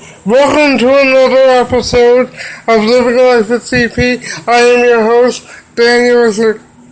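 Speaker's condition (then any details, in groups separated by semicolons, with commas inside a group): Cerebral palsy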